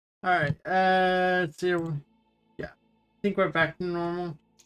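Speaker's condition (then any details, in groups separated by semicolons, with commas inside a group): Cerebral palsy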